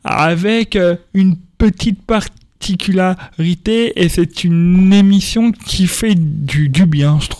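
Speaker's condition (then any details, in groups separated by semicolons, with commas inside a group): Stuttering; age 28, lives with stuttering and accepts it; repeated sounds, prolonged sounds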